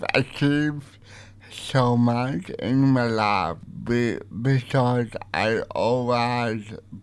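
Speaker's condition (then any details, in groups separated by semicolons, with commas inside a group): Cerebral palsy; uses light writer communication device; interview combines own voice with audio typed on Lightwriter communication device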